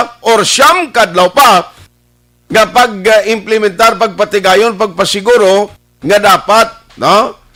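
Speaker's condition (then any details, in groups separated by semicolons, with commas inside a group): No condition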